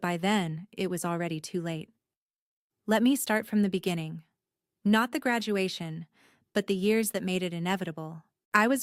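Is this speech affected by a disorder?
No.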